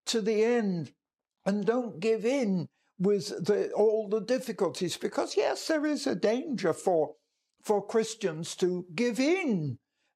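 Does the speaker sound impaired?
No.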